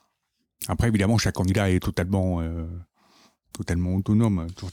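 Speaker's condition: Profound deafness from birth, congenital

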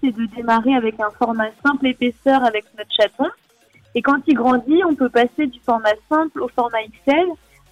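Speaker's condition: No condition

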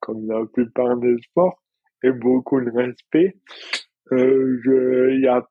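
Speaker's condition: Dystonia; no longer falls

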